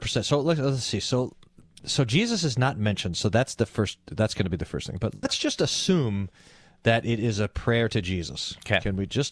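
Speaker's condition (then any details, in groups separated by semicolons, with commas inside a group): No condition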